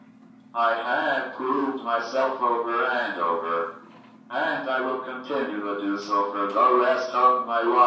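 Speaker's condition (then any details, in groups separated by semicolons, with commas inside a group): Cerebral palsy, speech-generating device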